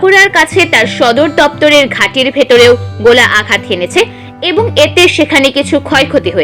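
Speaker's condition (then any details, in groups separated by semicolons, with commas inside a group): No condition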